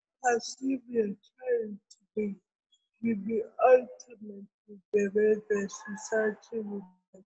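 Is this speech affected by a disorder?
Yes: cerebral palsy; other children thought talking different in childhood.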